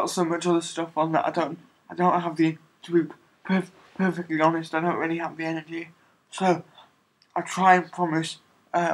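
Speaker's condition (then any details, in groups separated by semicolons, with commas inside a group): Cerebral palsy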